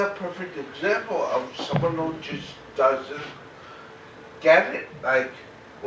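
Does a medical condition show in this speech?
Yes: cerebral palsy, mild; mainly affects speech.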